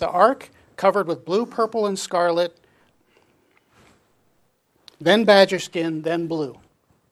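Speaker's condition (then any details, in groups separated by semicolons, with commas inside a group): No condition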